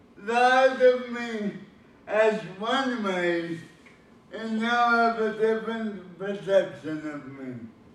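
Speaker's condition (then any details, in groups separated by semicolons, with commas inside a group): Cerebral palsy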